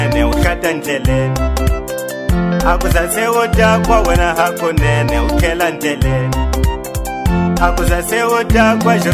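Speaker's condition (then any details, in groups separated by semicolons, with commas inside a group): No condition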